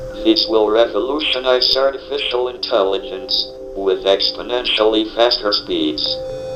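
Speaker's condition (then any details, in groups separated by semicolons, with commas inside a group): ALS, speech-generating device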